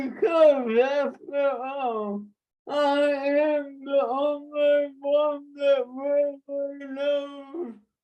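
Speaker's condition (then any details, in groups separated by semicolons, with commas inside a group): Traumatic brain injury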